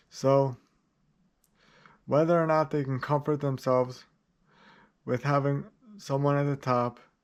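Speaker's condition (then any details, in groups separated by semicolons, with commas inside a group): Cerebral palsy, spastic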